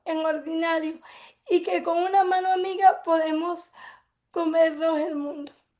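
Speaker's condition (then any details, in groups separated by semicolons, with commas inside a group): Cerebral palsy; from birth; affects speech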